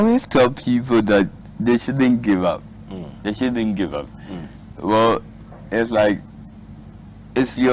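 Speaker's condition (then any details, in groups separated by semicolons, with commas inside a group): Cerebral palsy; speech therapy, speech improved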